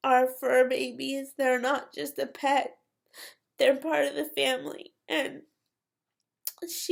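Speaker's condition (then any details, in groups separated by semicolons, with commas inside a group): Cerebral palsy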